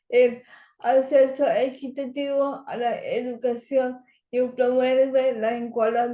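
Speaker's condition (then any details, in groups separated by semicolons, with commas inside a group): Cerebral palsy; present from birth, affects language brain areas, physical disability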